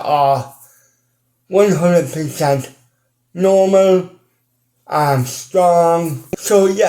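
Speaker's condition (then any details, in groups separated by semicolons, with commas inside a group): Cerebral palsy; mild, ataxic type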